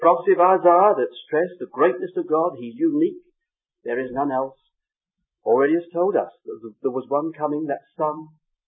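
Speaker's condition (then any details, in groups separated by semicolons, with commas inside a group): No condition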